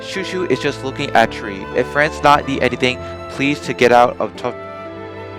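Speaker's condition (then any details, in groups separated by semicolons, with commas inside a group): No condition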